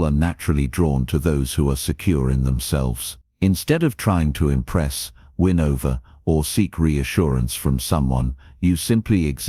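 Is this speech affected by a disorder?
No.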